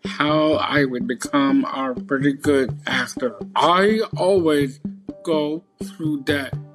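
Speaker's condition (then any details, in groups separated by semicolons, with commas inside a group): Down syndrome; genetic, extra copy of chromosome 21, known before age three; stutters when unsure what to say next, no stutter when acting from script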